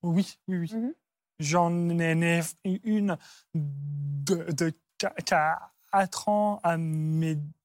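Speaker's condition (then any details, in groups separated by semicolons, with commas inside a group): Stuttering; also high intellectual potential (HPI); no techniques used to control stuttering, too many constraints worsen it, small script deviations keep speech fluent; repeated sounds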